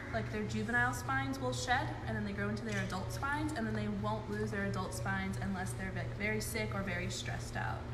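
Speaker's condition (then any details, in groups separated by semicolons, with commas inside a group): No condition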